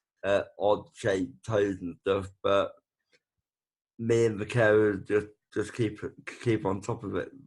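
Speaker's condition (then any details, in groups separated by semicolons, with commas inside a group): Brain bleed with facial paralysis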